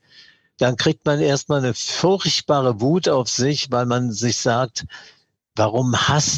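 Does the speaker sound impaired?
Yes: Parkinson's disease; diagnosed 2016 at age 75, tremor for years before, long attributed to stage fright; mild course, ongoing tremor.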